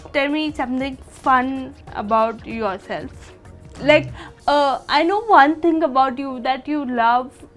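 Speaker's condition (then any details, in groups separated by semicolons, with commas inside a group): Cerebral palsy; since early childhood, childhood physical and occupational therapy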